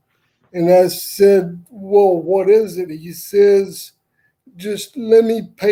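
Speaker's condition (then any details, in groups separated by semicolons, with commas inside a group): Cerebral palsy; wheelchair user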